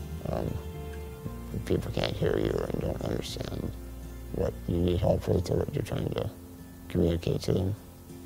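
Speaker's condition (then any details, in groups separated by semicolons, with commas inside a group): Spinal muscular atrophy; affects lungs; cannot speak loudly due to weak lungs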